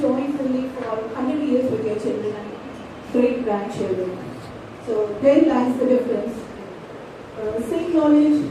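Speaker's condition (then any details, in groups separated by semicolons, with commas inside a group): No condition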